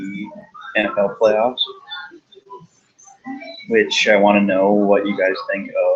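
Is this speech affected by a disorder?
No.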